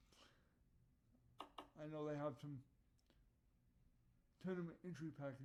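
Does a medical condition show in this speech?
Yes: cerebral palsy; voice tone sometimes odd.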